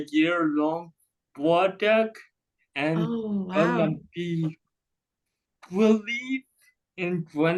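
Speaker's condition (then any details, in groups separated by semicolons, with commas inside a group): Cerebral palsy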